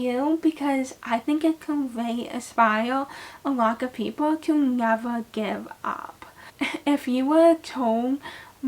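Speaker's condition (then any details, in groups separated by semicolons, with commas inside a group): Cerebral palsy; had speech therapy at school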